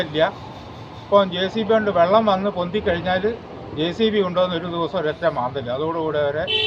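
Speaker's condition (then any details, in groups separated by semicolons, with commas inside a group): No condition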